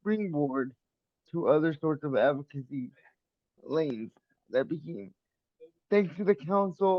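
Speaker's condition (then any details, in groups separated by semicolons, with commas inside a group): Cerebral palsy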